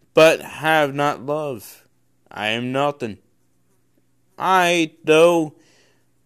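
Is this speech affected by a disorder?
Yes: cerebral palsy; congenital cerebral palsy.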